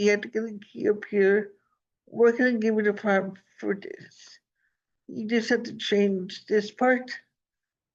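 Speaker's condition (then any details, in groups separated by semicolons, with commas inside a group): Cerebral palsy; present from birth; first talked around age five, atypical speech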